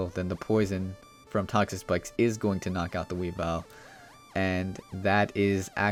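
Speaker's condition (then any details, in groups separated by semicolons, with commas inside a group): No condition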